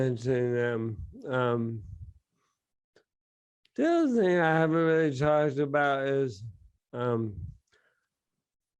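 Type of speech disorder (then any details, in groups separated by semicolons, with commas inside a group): Bulbar dysarthria; bulbar onset ALS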